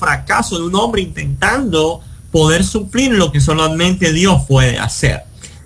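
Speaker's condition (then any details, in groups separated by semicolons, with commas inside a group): Cleft lip and palate; congenital cleft lip and complete cleft palate, no palatal bone, nasal passages joined, seven surgeries; nasal passage still open after seven surgeries; born with no chance of speaking, now speaks, speaks a lot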